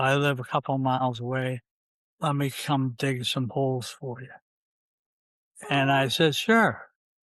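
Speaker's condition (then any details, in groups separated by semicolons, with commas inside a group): ALS, C9 mutation; still talks, early bulbar throat involvement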